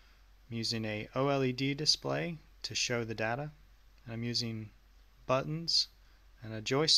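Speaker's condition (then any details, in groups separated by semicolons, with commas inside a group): No condition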